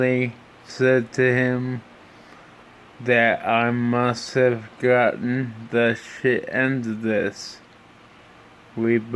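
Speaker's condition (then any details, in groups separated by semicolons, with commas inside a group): Brain injury (brain shearing); tracheostomy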